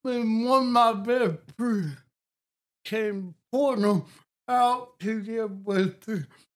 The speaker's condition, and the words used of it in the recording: Cerebral palsy. And I didn't know I had a speech impediment until I was 12 years old.